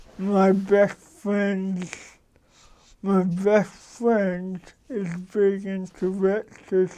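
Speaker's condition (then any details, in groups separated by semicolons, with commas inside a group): Cerebral palsy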